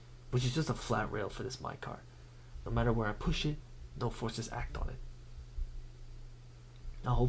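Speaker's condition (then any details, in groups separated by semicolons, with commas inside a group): No condition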